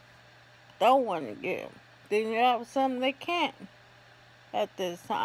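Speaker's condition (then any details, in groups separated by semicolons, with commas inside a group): ALS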